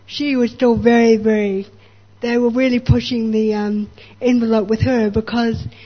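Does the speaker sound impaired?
Yes: spastic cerebral palsy; born 24 weeks premature, not from lack of oxygen, multiple corrective procedures, mixed success; muscular tiredness and weakness, fluctuating fatigue, subtle learning deficits.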